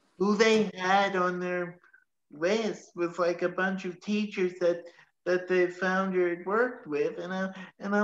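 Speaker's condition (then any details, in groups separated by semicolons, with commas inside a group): Cerebral palsy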